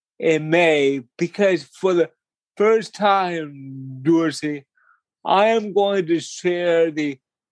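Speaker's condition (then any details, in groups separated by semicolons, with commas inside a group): Cerebral palsy; talks slower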